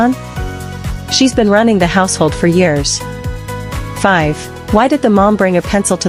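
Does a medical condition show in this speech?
No.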